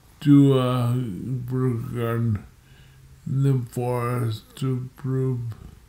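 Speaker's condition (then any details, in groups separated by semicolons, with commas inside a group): Multiple sclerosis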